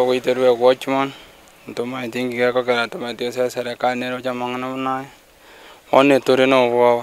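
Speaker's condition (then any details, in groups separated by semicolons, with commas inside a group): No condition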